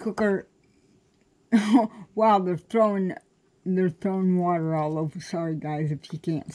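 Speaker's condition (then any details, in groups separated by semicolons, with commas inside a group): Cerebral palsy; affects standing and balance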